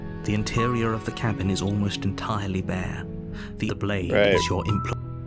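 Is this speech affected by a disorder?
No.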